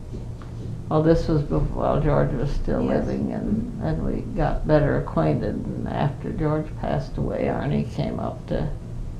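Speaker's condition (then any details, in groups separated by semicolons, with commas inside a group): Parkinson's disease; Parkinson's for 5 years, not very able to do much; 5 years since onset, cannot live alone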